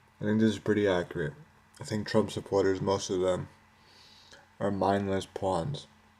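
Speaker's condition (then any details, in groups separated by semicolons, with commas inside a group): Cerebral palsy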